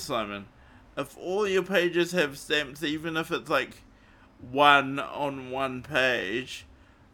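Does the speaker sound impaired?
Yes: cerebral palsy; morphine not allowed after it.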